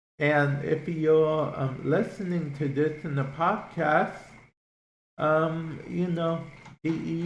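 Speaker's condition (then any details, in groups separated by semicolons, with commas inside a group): Cerebral palsy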